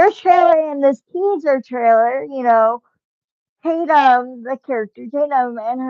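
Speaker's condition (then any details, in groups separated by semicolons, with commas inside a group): Cerebral palsy, spastic; from birth, muscle spasms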